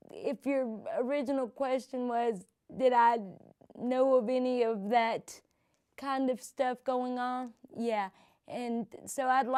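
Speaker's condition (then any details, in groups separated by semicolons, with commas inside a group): Cerebral palsy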